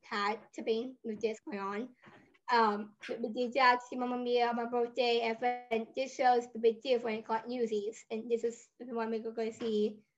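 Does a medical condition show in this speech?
Yes: Down syndrome; adult with Down syndrome.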